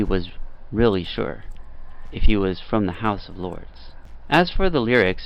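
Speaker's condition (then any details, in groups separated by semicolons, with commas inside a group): No condition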